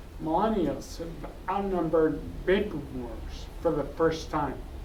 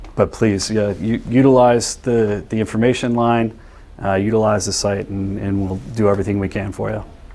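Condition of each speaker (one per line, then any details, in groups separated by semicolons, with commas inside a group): Multiple sclerosis
No condition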